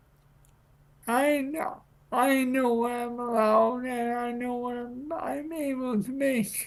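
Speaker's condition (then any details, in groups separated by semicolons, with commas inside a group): Cerebral palsy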